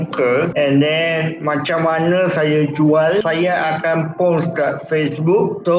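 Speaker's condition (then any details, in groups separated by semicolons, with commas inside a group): Cerebral palsy; from birth, one arm and leg weak, cannot walk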